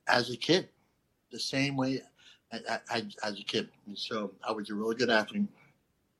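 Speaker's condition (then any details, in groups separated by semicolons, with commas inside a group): Cleft lip and palate; not fully formed at birth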